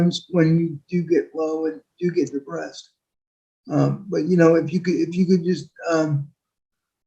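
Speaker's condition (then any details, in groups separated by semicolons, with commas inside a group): Quadriplegic cerebral palsy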